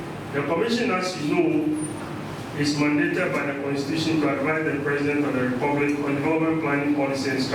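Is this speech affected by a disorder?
No.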